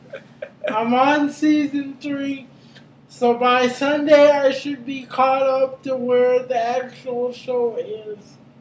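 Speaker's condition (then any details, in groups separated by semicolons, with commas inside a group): Cerebral palsy; brain injury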